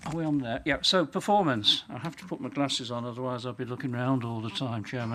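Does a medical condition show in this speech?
No.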